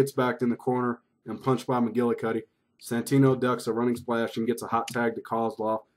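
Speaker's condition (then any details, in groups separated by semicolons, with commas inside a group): No condition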